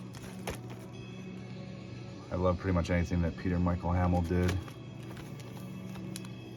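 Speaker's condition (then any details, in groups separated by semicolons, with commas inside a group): No condition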